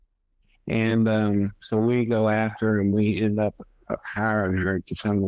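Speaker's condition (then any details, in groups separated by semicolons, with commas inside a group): Multiple sclerosis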